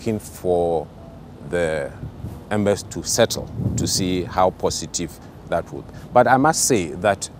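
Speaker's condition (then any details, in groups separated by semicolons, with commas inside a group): No condition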